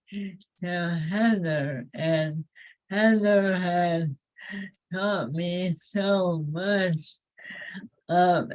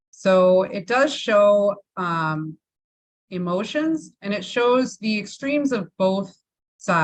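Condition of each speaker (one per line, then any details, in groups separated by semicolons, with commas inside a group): ALS; face improved, feet move faster
No condition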